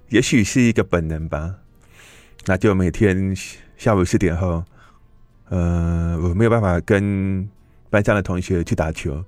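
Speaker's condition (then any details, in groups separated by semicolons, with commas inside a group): Hearing impairment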